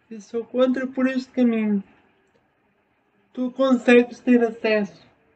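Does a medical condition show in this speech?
Yes: spastic cerebral palsy; spastic motor type.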